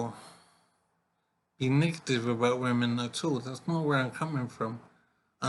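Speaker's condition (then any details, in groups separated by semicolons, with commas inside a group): Brain injury; severe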